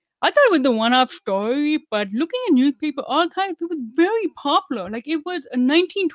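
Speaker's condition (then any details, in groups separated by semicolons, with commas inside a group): Deafness; deaf woman, about 25 years passing as hearing, about ten years of speech therapy; speaks well after about ten years of speech therapy, relearned how to speak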